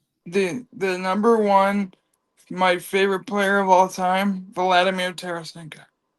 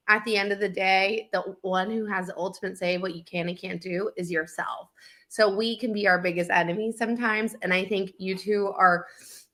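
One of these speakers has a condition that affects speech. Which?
The first: cerebral palsy; from birth.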